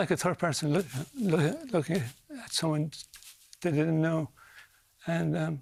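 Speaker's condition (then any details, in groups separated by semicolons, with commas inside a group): Early onset Parkinson's disease; mute about three years, speaking again after DBS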